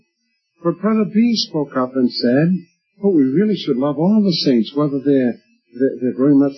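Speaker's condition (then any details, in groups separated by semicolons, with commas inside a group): No condition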